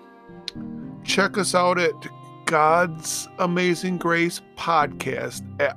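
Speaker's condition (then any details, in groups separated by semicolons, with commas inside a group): No condition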